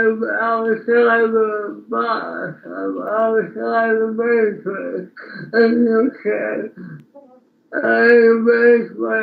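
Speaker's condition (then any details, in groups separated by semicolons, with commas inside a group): Speech impairment after birth surgery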